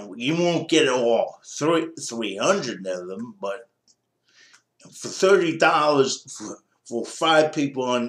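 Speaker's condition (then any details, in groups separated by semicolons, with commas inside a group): Cerebral palsy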